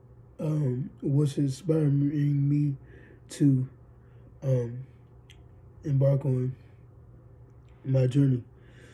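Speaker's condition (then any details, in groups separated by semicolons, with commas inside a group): Cerebral palsy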